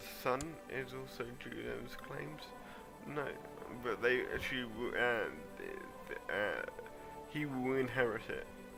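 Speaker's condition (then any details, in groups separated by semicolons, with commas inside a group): Cerebral palsy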